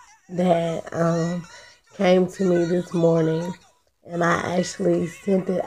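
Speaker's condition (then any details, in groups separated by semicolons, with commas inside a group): Cerebral palsy, spastic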